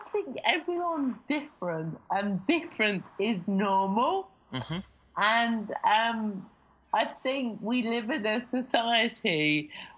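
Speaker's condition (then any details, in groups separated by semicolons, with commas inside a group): Cerebral palsy; cerebral palsy since childhood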